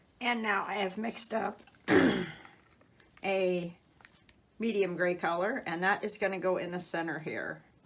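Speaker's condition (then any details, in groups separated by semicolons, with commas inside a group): No condition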